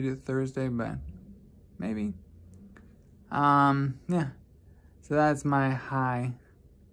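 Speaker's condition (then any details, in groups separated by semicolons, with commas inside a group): Traumatic brain injury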